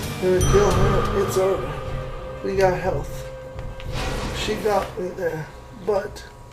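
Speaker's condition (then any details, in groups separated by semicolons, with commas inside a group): Cerebral palsy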